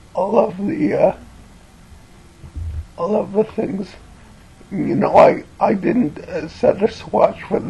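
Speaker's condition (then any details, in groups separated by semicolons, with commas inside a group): Cerebellar ataxia from brain tumour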